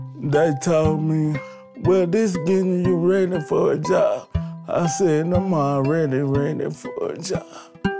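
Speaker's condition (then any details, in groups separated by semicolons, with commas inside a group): Cerebral palsy; difficulty bending over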